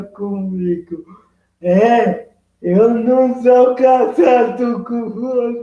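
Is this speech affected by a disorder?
Yes: cerebral palsy; present from birth.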